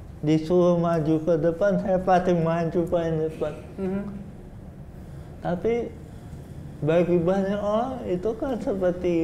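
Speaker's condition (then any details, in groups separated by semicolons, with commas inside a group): Cerebral palsy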